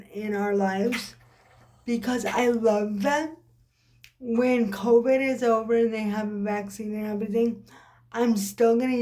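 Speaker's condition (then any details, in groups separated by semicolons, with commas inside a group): Cerebral palsy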